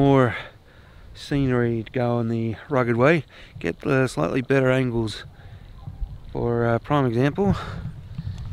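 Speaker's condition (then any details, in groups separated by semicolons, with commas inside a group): No condition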